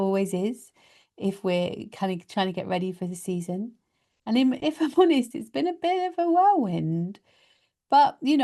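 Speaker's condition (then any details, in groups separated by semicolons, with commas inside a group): No condition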